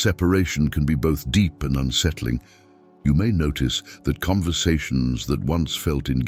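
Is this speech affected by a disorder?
No.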